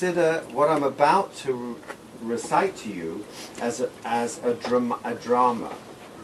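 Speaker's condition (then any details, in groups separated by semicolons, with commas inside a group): No condition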